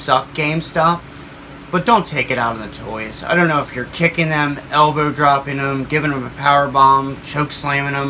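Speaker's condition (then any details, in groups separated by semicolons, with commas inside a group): No condition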